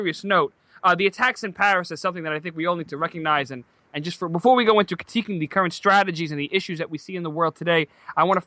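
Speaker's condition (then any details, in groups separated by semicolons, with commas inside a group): No condition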